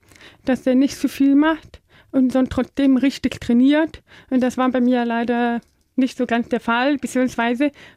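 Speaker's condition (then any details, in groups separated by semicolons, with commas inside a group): Deafness; lip-reads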